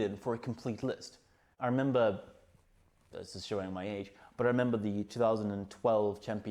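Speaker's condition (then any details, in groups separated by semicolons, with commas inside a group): No condition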